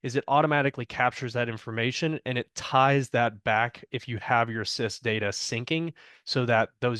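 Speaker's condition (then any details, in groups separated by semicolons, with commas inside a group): No condition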